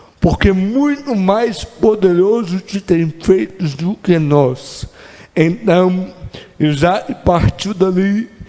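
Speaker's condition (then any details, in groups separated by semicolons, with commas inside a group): Cerebral palsy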